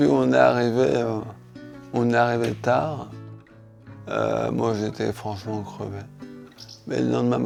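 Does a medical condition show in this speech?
Yes: charcot disease (ALS).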